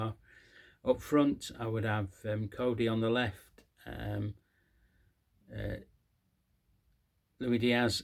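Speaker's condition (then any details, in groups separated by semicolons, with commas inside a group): No condition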